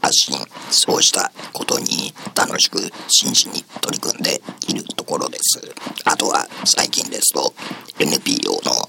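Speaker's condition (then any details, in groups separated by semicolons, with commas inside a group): Laryngectomy, esophageal speech; recurred after two years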